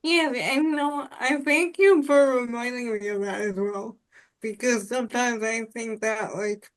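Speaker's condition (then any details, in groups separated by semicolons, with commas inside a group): Cerebral palsy; spastic quadriplegic cerebral palsy, all four limbs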